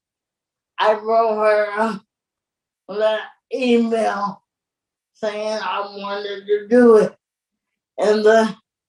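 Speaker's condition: Cerebral palsy; born very premature, staff help with Hoyer lift transfers in and out of bed; age 51

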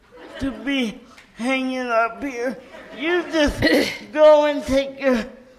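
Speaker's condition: Cerebral palsy; cerebral palsy from birth

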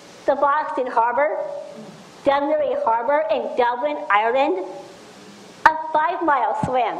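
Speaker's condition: Down syndrome; extra chromosome; speech problems

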